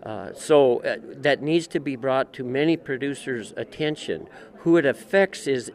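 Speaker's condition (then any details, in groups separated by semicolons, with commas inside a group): No condition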